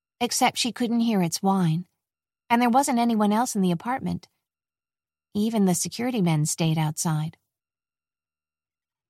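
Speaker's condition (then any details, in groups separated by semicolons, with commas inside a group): No condition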